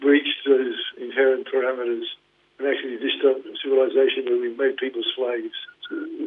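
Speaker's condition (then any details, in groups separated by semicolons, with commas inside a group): Parkinson's; diagnosed 2019, led to retirement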